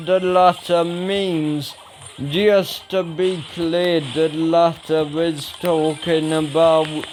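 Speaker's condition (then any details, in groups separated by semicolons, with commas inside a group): Ataxia; speech recently worse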